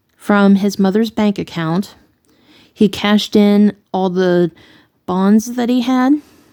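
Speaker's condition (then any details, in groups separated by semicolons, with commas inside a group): No condition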